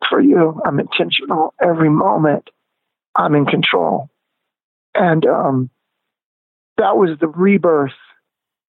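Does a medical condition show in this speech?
Yes: spasmodic dysphonia; onset at peak of singing career, gradual, vocal cord, diagnosed 2-3 years after band ended, examined by throat camera; voice lost power, progressively weaker, lost vocal control, range shrank high and low, lost singing ability.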